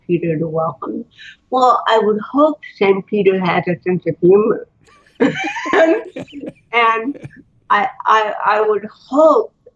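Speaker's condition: Cerebral palsy; titanium neck limiting looking up

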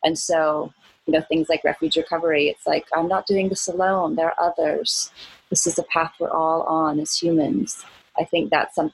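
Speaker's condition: No condition

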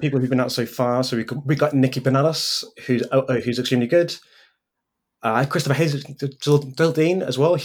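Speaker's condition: Stutter; speech impediment; disfluent moment noted during this recording; makes recording podcasts difficult, still runs own podcast; repeated sounds, repeated words

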